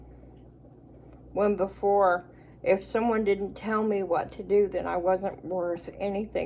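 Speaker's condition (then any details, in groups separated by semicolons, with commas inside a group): Cerebral palsy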